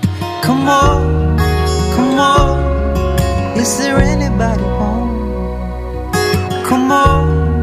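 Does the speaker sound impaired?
No.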